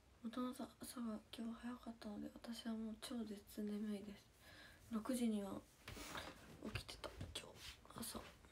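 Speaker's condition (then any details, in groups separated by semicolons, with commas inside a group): No condition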